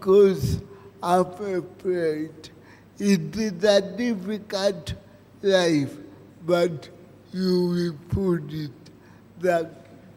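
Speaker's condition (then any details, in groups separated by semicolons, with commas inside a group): Cerebral palsy; present from birth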